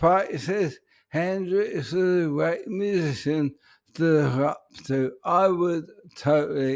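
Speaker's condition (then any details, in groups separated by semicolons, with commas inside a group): ALS; voice may sound peculiar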